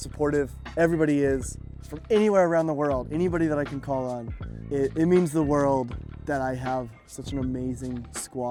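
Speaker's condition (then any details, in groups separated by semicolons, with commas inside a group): No condition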